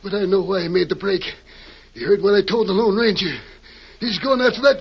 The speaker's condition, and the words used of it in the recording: None; typical speech.